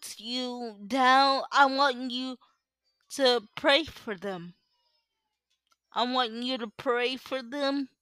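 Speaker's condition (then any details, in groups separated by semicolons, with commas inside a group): Cerebral palsy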